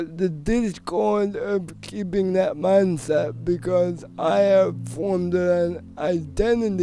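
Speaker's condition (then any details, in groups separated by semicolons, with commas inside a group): Cerebral palsy; voice noticeably affected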